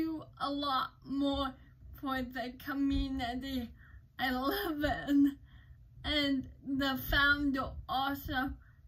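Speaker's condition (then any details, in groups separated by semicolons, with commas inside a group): Cerebral palsy; uses crutches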